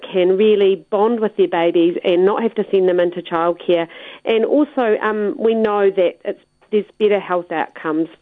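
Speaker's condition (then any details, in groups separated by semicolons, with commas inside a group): No condition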